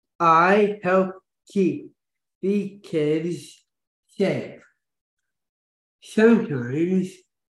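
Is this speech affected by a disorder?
Yes: Down syndrome.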